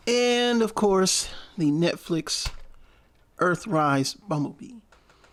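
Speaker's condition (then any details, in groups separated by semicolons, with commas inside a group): No condition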